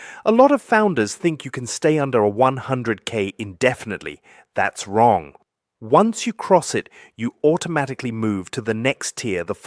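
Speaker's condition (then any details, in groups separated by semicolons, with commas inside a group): No condition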